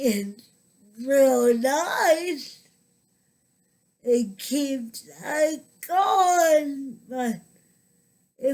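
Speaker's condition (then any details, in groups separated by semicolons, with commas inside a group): Cerebral palsy; speech affected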